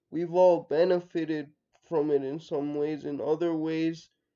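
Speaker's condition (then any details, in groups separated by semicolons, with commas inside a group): Cerebral palsy, mixed, mild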